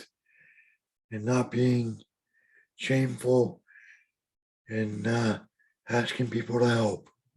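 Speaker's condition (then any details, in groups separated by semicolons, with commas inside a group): Cerebral palsy; needed speech and language therapy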